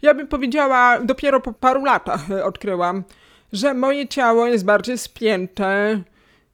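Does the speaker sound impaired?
Yes: hearing loss, cochlear implant, acquired; lost hearing in adolescence, cochlear implant at age 16, electrodes behind ear, external part, Apple-linked latest model; two years of rehabilitation to decode words, relearned listening to English, once unable to converse in English.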